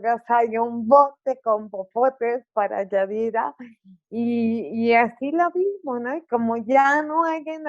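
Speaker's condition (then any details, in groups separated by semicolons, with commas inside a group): Cerebral palsy; articulation affected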